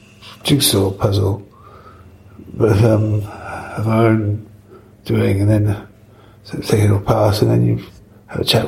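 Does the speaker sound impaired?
Yes: Parkinson's; Parkinson's diagnosed early 2000s, about 5 years after restaurant opened, pioneering surgery, two brain wires, implanted battery; Parkinson's affects speech, rare audio interview.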